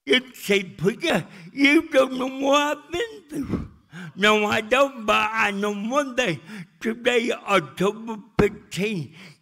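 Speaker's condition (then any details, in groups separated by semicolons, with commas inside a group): Cerebral palsy; speech still affected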